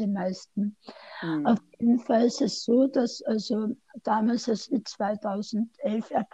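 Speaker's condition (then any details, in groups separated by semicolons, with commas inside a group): Tongue cancer surgery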